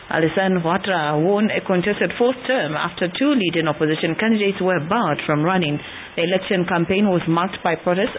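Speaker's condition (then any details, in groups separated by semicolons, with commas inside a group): No condition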